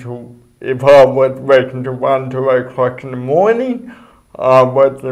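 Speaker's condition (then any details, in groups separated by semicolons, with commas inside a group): Cerebral palsy; speech impediment, noticeable voice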